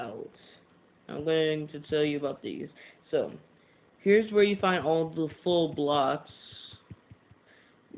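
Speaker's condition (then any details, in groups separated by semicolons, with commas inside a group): No condition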